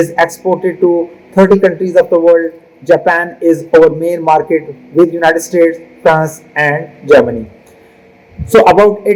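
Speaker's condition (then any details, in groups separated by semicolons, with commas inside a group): No condition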